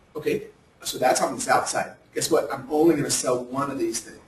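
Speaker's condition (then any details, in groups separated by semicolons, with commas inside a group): No condition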